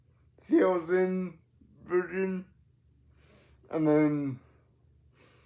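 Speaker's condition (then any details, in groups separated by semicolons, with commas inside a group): Cerebral palsy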